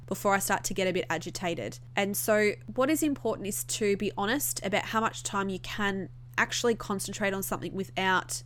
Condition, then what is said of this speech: No condition.